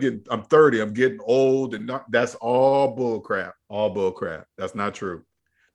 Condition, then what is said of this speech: None; typical speech.